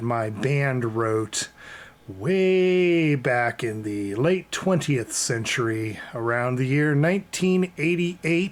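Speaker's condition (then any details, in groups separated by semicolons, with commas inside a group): No condition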